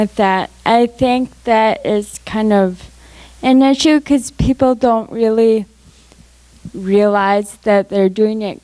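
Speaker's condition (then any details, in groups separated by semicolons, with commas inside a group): Cerebral palsy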